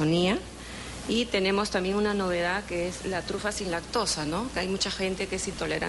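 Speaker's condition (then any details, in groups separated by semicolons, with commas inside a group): No condition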